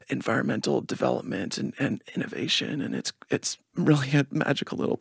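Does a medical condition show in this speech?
Yes: spasmodic dysphonia; onset age 18, worsened over years, linked to singing training, Botox every 6 weeks offered, energy healing; lower voice less consistent, higher pitch more pinched but words get out.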